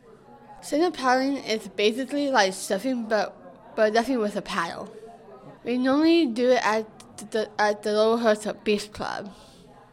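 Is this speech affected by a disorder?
Yes: Down syndrome.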